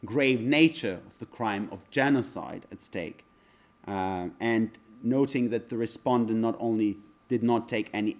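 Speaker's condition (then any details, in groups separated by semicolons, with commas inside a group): No condition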